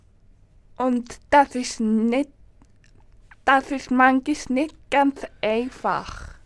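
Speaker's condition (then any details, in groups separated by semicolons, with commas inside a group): Cerebral palsy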